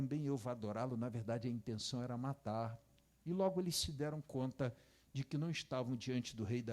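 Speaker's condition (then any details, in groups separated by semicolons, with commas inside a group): No condition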